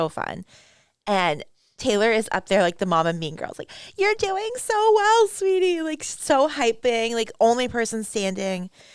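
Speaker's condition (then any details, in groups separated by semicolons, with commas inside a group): No condition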